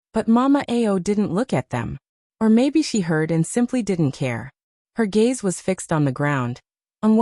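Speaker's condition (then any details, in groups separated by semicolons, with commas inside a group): No condition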